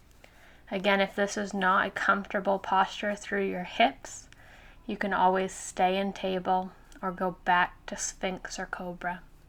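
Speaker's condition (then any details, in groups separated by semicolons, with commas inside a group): No condition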